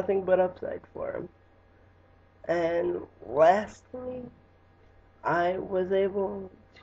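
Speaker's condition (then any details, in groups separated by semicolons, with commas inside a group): Cerebral palsy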